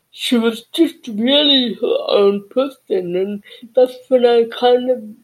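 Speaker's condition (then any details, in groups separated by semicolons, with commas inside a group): Deafness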